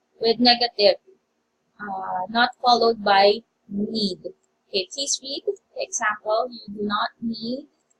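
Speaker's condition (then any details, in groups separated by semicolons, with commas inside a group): No condition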